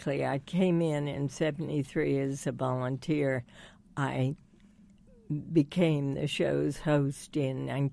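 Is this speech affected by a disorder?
Yes: spasmodic dysphonia; diagnosed Johns Hopkins after six years, basal ganglia, cords clamp uncontrollably, botulinum toxin cord injection; voice breaks, speaks very slowly, one injection took voice completely two weeks, only whisper.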